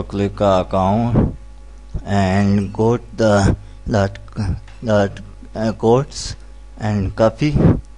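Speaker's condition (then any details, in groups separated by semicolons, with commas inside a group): Cerebral palsy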